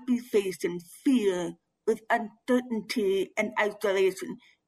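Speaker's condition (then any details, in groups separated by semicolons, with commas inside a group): Bilateral severe to profound hearing loss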